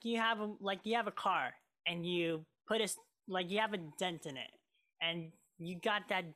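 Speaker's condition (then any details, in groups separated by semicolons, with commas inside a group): Cleft lip and palate; scar removal declined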